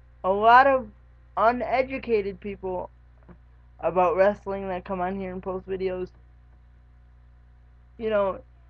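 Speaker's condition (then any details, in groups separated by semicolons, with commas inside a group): Cerebral palsy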